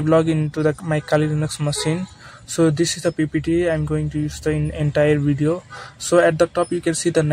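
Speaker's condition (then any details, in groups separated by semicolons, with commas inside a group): No condition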